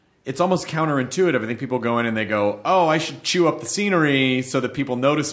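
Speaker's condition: No condition

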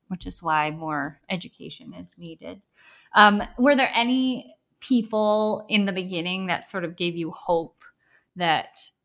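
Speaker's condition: Bilateral cleft lip and palate; congenital, born essentially without palate

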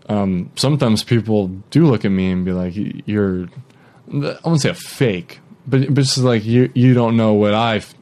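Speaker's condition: Stutter; lifelong stutter, speech therapy in school and before senior college year, emotional therapy for shame; mild but noticeable stutter, barely noticeable in this comfortable conversation; face twitching when stuttering, worse when stressed, near fluent when comfortable, much thinking behind every word; repeated sounds, repeated words

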